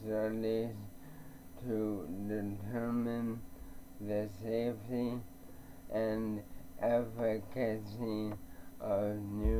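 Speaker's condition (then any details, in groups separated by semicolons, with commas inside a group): ALS; slurred, barely speaks, chokes on water, tongue too weak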